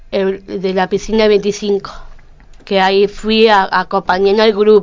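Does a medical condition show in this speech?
Yes: Down syndrome; adult aged 32.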